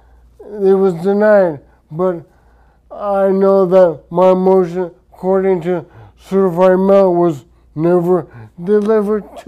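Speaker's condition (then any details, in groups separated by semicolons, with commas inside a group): Traumatic brain injury; speech affected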